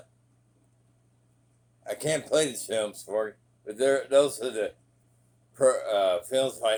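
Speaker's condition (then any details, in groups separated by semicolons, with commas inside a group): Traumatic brain injury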